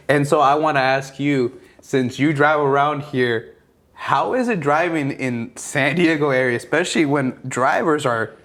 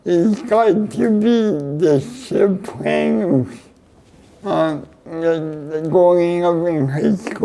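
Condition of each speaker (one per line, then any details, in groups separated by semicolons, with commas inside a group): No condition
Cerebral palsy; neck surgery went badly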